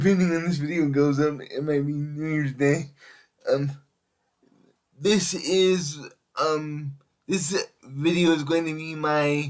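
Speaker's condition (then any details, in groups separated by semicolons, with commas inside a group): Cerebral palsy; affects all muscles; able to speak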